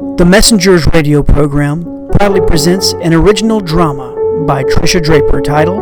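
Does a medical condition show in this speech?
No.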